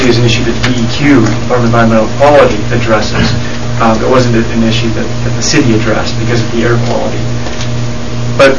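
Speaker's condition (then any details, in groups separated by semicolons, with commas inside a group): No condition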